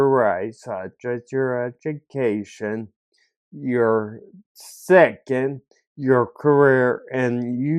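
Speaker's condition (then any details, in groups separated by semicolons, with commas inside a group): Ataxia; caused by stroke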